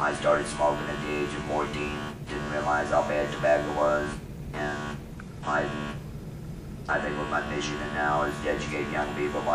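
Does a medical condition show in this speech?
Yes: laryngectomy for throat cancer; larynx removed, throat cancer from tobacco, breathes through neck stoma; diagnosed at 48, electrolarynx, trach tube nightly; no voice without electrolarynx, narrowed throat needs dilating, audible stoma breathing.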